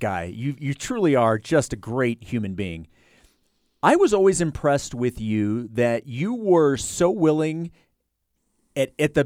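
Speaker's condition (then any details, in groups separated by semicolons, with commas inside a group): No condition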